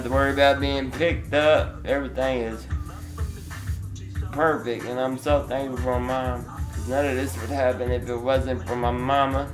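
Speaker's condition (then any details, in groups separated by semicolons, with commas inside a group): Duchenne muscular dystrophy; diagnosed by calf muscle biopsy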